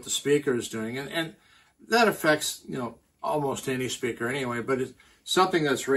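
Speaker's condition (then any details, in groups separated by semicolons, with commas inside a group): No condition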